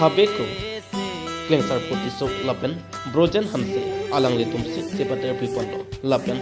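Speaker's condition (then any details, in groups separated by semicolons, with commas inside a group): No condition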